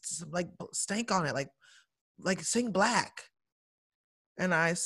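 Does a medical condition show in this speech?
No.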